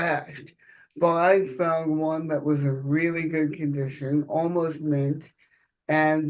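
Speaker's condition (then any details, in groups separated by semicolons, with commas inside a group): Cerebral palsy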